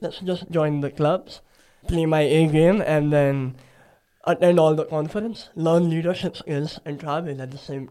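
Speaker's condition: Cleft palate; recent nose surgery

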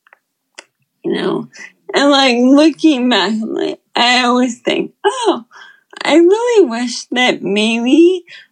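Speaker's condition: Friedreich's ataxia; rare debilitating neuromuscular disorder, signs from about age 12 with scoliosis, genetically confirmed at 22; communication becoming more challenging as disease progresses

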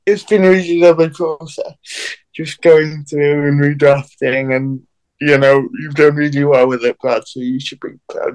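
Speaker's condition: Cerebral palsy

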